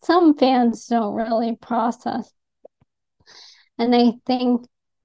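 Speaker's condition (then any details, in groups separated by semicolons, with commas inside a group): ALS; speech affected by ALS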